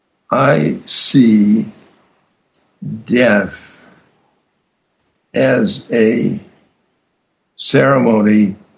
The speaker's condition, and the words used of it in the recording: Aphasia. This aphasia, speech, wow, just these silences.